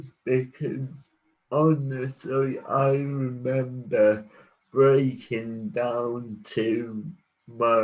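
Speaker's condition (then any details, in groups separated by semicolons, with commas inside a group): Cerebral palsy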